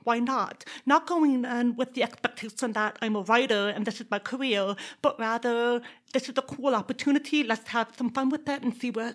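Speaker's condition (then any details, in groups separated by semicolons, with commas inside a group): Deafness; deaf accent combined with Texas accent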